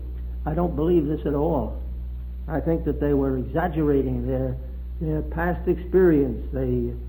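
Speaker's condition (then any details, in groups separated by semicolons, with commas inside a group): No condition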